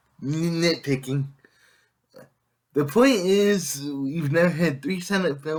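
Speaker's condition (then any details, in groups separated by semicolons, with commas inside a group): Cerebral palsy; affects all muscles; able to speak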